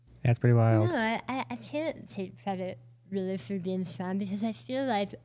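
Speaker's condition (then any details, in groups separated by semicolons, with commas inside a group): Oral cancer, partial glossectomy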